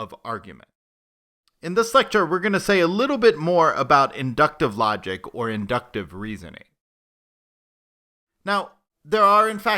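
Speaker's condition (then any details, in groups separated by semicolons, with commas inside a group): No condition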